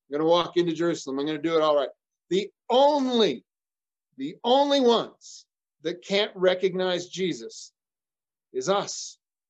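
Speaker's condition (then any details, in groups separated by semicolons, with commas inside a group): No condition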